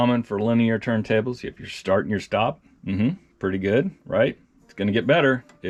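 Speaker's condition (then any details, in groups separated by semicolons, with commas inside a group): No condition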